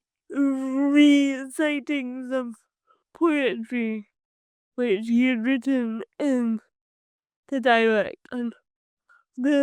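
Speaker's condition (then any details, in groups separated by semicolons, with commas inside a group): Cerebral palsy; from birth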